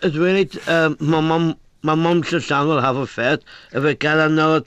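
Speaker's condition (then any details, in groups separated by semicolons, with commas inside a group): Down syndrome; present from birth; about 31 years old; doctor predicted at about 18 months never to speak, now speaks for himself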